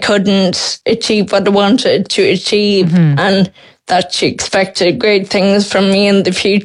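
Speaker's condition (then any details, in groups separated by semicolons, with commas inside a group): Friedreich's ataxia; symptoms late primary school, diagnosed 12 by professor King, Temple Street, three scoliosis spinal surgeries; speech expected to disappear, synthetic voice expected, swallow worsening toward thickeners, breathing may need ventilator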